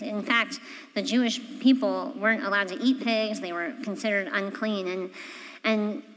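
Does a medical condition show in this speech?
Yes: cleft palate; congenital.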